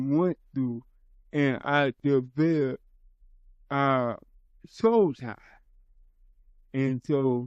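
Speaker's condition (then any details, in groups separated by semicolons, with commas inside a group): Cerebral palsy; from birth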